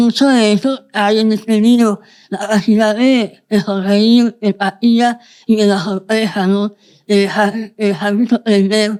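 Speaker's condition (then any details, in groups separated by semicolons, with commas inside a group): Moebius syndrome, congenital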